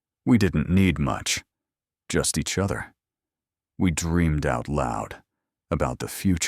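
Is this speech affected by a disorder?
No.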